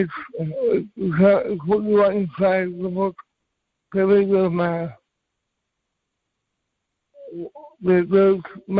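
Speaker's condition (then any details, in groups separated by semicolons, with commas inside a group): Cerebral palsy; from birth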